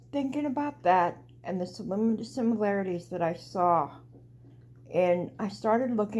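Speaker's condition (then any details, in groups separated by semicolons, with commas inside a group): Cerebral palsy; walks flat-footed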